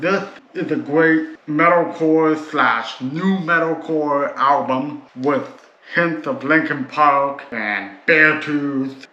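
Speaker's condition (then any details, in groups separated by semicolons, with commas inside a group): Cerebral palsy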